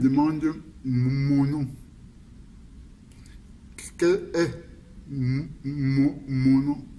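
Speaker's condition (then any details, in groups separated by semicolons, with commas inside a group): Cerebral palsy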